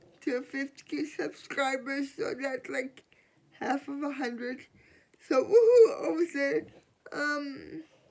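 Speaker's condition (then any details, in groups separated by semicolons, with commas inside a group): Cerebral palsy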